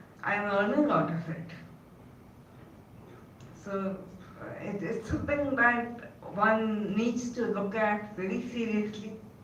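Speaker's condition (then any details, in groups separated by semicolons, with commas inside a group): Cerebral palsy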